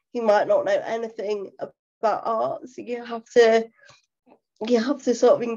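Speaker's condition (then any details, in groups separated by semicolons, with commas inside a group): Cerebral palsy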